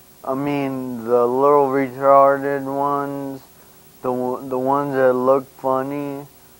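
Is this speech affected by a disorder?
Yes: brain injury.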